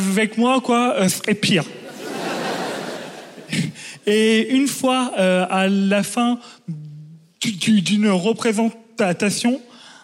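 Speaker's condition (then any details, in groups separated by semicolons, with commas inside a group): Stuttering; stuttering since childhood, diagnosed at age 4, first misdiagnosed by psychiatrist as Gilles de la Tourette; still stutters; stutter once taken for acted in classical theatre, deliberately exaggerated stutter at school; repeated sounds, prolonged sounds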